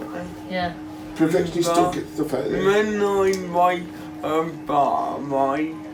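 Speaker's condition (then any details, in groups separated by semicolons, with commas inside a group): Cerebral palsy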